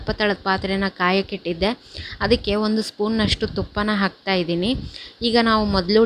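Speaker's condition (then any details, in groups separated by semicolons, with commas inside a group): No condition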